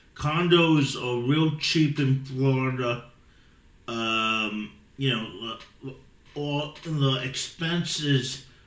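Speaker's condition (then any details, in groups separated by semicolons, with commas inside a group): Cerebral palsy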